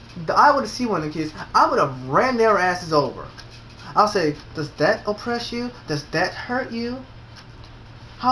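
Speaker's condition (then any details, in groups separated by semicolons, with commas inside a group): No condition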